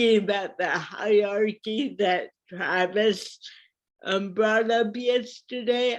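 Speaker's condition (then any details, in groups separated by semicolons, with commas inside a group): Cerebral palsy; mild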